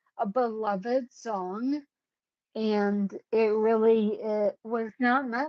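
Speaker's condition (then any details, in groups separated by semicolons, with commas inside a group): Cerebellar ataxia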